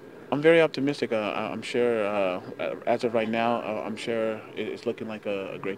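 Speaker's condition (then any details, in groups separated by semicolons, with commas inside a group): No condition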